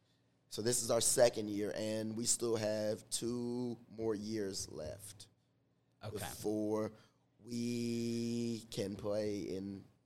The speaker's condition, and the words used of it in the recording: Stuttering. He was like, man, he stutters a little bit. So you got to have patience, you know?